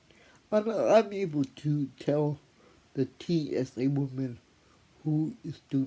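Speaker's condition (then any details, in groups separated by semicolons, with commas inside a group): Athetoid cerebral palsy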